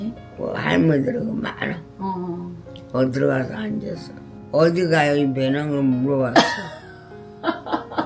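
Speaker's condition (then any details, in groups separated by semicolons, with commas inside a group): Parkinson's disease; also dementia, over eighty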